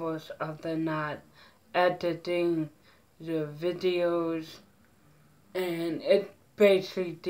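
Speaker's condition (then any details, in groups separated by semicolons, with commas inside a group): Mild cerebral palsy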